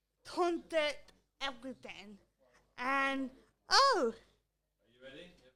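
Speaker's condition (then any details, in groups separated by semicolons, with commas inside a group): Cerebral palsy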